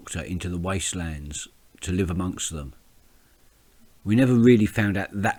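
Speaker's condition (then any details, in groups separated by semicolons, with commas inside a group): No condition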